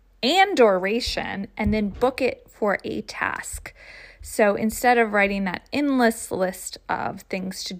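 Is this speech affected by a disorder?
No.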